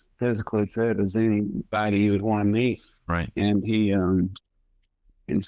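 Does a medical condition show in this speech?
Yes: multiple sclerosis.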